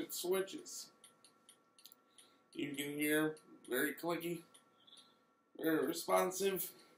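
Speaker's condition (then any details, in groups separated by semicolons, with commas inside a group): Cerebral palsy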